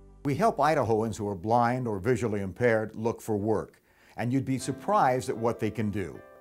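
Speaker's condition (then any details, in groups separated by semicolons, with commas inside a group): No condition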